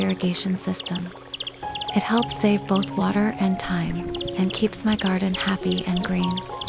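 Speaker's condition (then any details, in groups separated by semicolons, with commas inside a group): No condition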